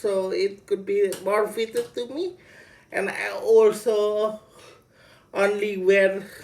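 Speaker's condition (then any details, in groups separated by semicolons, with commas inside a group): Cerebral palsy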